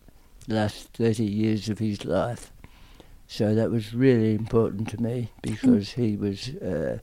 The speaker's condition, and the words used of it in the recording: Tongue cancer surgery. It did leave me with speech problems and swallowing problems, which I still have to a certain extent.